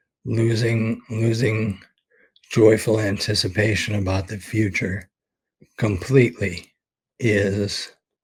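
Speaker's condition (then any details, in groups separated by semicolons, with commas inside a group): ALS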